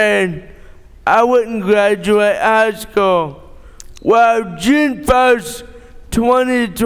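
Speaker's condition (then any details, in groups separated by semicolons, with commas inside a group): Cerebral palsy; born premature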